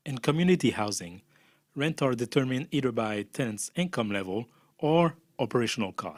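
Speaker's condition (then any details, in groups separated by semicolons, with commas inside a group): No condition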